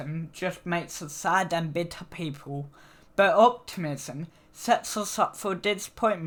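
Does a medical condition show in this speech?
Yes: cerebral palsy; needs frequent rest.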